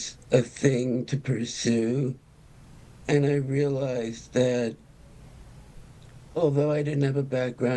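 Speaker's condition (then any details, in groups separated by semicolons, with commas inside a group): Parkinson's disease; early-onset form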